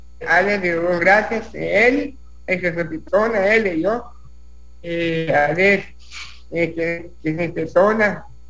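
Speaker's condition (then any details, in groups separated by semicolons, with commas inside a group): Down syndrome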